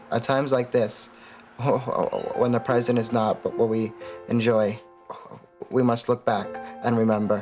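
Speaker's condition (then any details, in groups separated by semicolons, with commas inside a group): Stutter; since childhood, formerly severe, long blocks, avoided speaking, improved through poetry writing encouraged by mother; milder than before, still somewhat present; gets stuck on hard sounds like d and vowels, repeats sounds until passing through; repeated sounds, blocks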